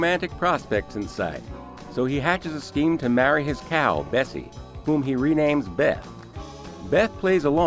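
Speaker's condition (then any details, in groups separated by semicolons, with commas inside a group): No condition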